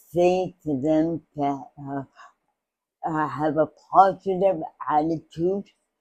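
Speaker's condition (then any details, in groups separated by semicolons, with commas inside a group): Cerebral palsy; speech impairment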